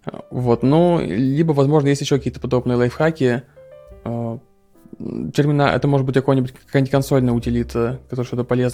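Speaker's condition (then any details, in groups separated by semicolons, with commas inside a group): No condition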